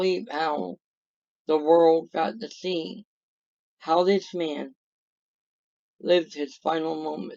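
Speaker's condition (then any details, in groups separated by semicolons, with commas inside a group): Cerebral palsy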